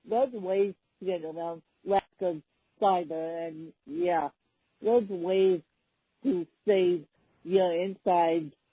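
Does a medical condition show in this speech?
Yes: hemiplegic cerebral palsy.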